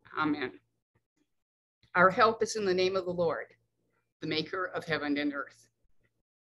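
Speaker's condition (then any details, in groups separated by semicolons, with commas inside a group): No condition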